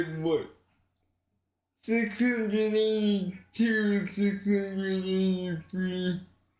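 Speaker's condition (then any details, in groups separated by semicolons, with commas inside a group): Cerebral palsy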